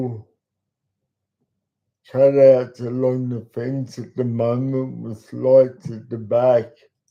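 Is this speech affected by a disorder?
Yes: cerebral palsy; talks slowly.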